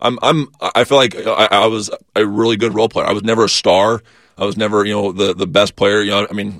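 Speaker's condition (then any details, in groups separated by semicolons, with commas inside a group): Stutter; stutter first noticed in high school, not noticed in childhood; magnified on mission while learning and speaking Spanish; repeated sounds, repeated words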